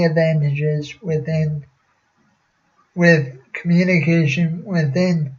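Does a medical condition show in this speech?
Yes: cerebral palsy.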